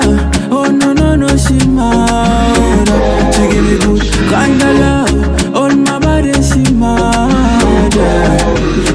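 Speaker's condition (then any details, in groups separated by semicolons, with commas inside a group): No condition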